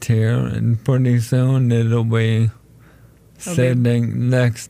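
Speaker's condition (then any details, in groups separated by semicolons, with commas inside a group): ALS; diagnosed almost 4 years ago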